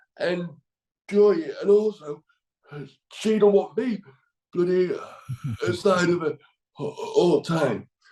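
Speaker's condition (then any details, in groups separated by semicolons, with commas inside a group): Cerebral palsy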